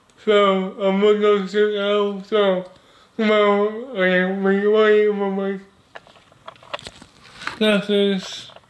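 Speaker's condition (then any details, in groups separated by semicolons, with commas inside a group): Cerebral palsy; body affected; speech disability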